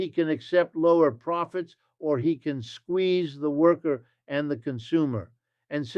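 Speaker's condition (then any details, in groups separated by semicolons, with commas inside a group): No condition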